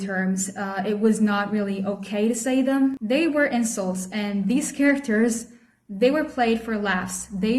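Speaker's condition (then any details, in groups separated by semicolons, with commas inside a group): No condition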